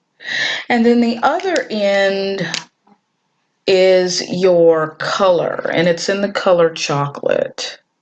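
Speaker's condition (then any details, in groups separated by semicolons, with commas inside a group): No condition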